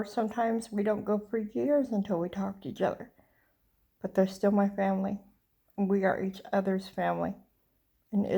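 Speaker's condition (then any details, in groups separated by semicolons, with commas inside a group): Cerebral palsy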